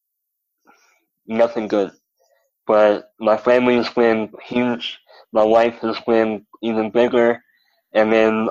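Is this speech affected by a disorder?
Yes: cleft lip and palate; rare congenital defect like Rudy Garcia's.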